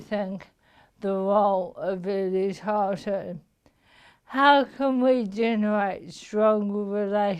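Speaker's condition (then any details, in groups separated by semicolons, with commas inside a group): Motor neuron disease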